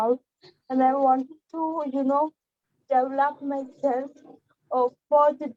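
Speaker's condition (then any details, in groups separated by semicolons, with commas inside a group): Cerebral palsy; childhood therapy 5 to 6 years, resumed in teens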